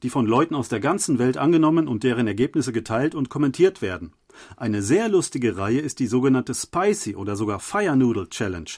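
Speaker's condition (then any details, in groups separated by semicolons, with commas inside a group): No condition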